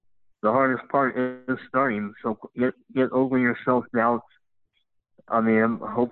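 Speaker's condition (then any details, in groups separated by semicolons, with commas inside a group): Cleft lip and palate; congenital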